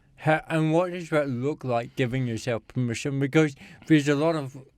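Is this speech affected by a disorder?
Yes: cerebral palsy; speech therapy.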